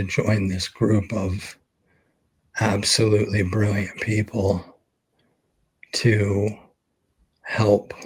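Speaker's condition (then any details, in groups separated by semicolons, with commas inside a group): ALS; expects to lose voice very soon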